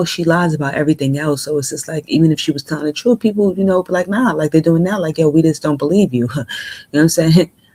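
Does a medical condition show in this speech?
No.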